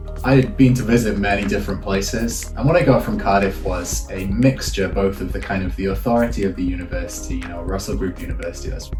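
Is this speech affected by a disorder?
No.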